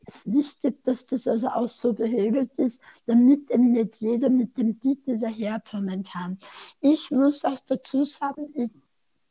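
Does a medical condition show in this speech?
Yes: speech impairment after tongue cancer, mild; aggressive right tongue-margin cancer into mouth arch at 48, 17-hour surgery, neck dissection, chemoradiotherapy; slightly limited, tends to speak fast, sometimes unclear, Austrian dialect, hard to understand without seeing face.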